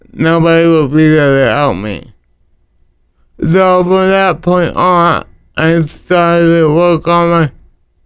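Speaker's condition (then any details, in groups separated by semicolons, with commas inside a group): Cerebral palsy; talking affected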